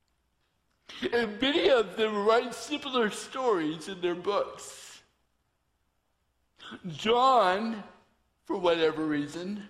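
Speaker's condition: Torsion dystonia; rare torsion dystonia

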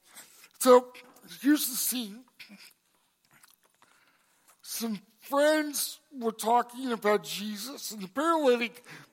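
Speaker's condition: Cerebral palsy; congenital

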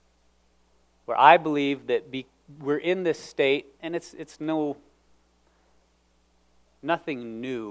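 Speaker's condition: No condition

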